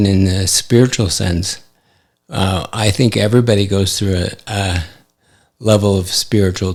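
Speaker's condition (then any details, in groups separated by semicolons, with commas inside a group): ALS; affects hand function; recently diagnosed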